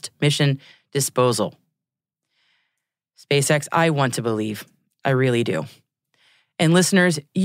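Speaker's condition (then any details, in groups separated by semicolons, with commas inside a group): No condition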